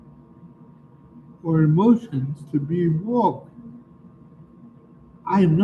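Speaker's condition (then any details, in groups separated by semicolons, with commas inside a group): Cerebral palsy; from birth, cannot type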